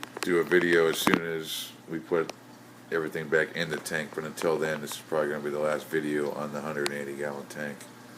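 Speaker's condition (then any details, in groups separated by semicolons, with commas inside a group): No condition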